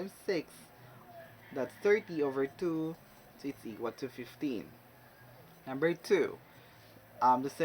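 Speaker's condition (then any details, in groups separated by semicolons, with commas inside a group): No condition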